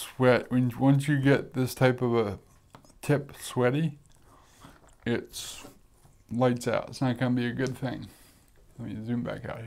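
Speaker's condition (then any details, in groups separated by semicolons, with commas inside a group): Cerebral palsy; affects gait and walking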